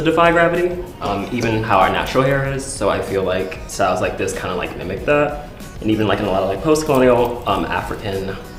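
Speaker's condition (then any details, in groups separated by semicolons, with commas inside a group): No condition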